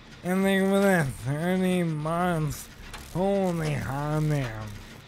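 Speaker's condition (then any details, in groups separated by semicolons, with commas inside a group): ALS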